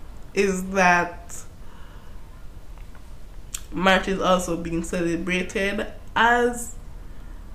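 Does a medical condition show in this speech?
Yes: cerebral palsy.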